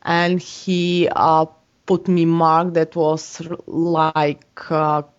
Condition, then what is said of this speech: Stuttering. I mean, it depends on my ability in it and on my processing time.